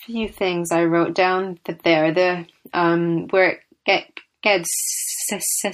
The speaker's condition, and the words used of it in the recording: Stuttering. And that's something I really, really relate to, since stammering is also very variable.